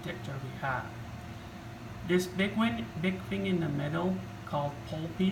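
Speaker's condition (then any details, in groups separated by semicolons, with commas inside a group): No condition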